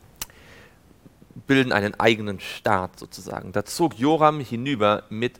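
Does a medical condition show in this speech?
No.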